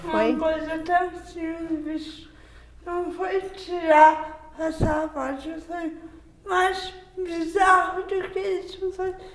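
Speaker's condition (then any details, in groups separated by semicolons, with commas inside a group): Cerebral palsy; cerebral palsy from birth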